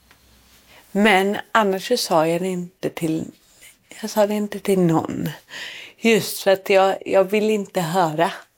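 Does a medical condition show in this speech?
Yes: cerebral palsy; cerebral palsy from birth asphyxia, umbilical cord around neck, born without heartbeat, resuscitated; somewhat harder to move, some balance difficulty, manages everything but differently.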